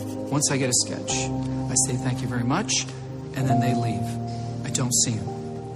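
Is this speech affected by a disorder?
No.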